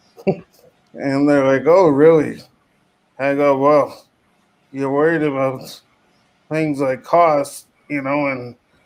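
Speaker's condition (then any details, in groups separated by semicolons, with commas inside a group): Cerebral palsy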